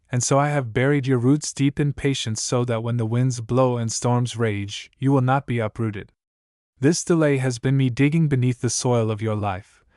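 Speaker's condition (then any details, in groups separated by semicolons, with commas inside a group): No condition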